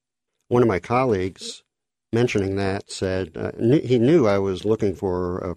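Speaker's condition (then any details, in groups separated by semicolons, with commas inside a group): Cleft lip and palate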